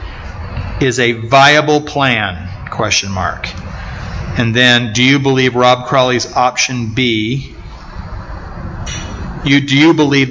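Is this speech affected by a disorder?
No.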